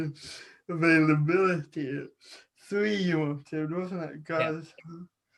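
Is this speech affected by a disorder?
Yes: cerebral palsy.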